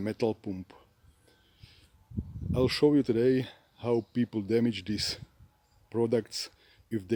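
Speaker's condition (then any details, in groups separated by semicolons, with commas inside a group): No condition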